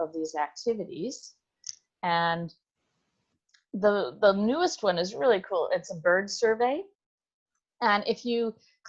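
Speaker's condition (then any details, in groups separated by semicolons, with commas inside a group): No condition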